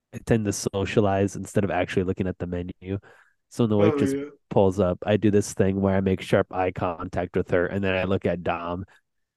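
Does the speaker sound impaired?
No.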